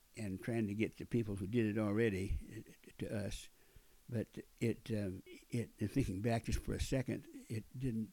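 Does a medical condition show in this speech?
Yes: stuttering after combat injury; acquired after combat injuries as marine, eye and internal injuries, four back operations, hip replacement; still not talking very well; stuttered almost 100% at first, could not be understood; here repeated sounds, repeated words.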